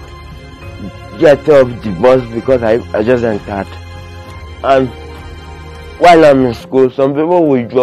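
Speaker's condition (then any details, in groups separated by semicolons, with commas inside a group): Cerebral palsy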